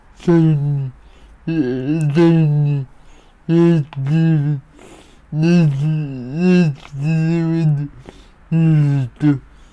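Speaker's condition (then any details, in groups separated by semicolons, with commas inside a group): Cerebral palsy, severe; speech impairment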